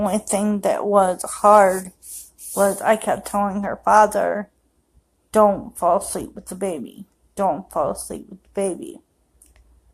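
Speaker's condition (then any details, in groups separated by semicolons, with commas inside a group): Cerebral palsy; affects walking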